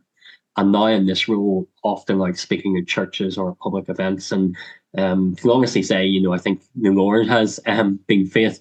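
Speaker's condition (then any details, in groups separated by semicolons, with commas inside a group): Cleft lip and palate; congenital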